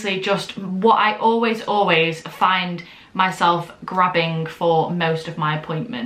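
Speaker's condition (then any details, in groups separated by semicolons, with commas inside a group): No condition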